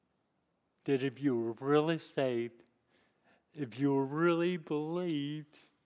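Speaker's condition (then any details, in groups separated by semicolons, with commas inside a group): Cerebral palsy; lifelong disability since youth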